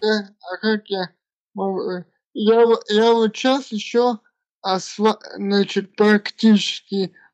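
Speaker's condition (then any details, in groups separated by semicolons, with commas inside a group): Cerebral palsy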